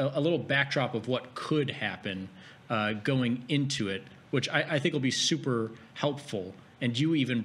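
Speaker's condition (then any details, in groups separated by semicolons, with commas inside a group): No condition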